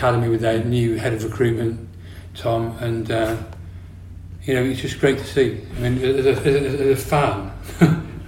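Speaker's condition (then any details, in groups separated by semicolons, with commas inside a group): Parkinson's disease; degenerative neurological condition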